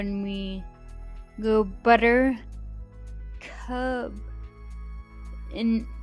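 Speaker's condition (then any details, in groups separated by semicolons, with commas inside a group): Friedreich's ataxia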